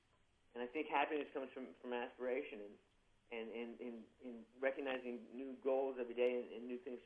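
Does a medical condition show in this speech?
Yes: Parkinson's disease, young-onset.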